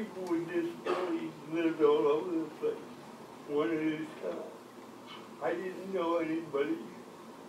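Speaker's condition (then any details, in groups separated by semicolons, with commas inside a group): Cerebral palsy; from birth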